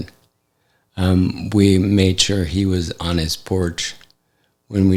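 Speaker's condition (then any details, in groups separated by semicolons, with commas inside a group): ALS; affects hand function; recently diagnosed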